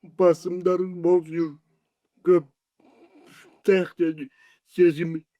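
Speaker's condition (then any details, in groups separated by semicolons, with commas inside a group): Cerebral palsy; 40 years with condition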